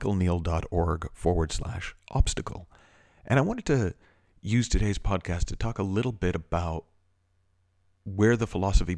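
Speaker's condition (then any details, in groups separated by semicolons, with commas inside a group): No condition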